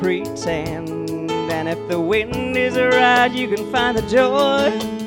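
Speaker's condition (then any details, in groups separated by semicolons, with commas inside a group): No condition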